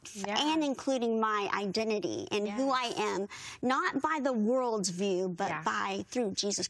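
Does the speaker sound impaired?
Yes: bilateral cleft lip and palate; severe bilateral cleft lip and palate from birth, unable to nurse, not expected to hear, speak; earlier speech hard to understand, needed interpreters, strong singing voice.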